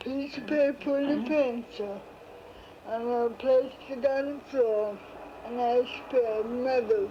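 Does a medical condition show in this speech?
Yes: cerebral palsy; halting voice.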